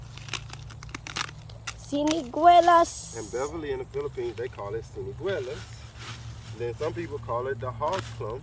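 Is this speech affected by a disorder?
No.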